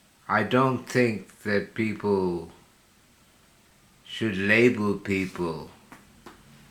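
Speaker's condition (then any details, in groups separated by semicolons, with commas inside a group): Slurred speech from poisoning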